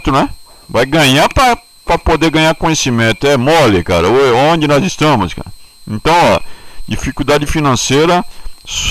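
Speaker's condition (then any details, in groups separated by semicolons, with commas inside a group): No condition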